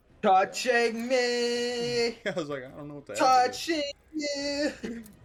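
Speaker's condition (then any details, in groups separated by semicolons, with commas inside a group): No condition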